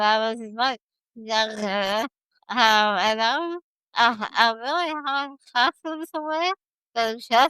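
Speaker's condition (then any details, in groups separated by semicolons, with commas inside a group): Spinal muscular atrophy type 1; most severe form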